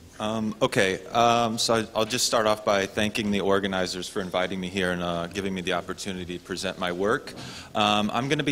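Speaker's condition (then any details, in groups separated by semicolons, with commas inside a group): No condition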